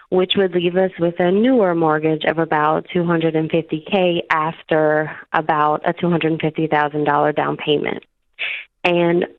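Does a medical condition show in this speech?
No.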